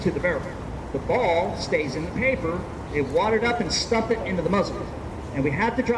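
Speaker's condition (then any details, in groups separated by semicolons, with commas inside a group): No condition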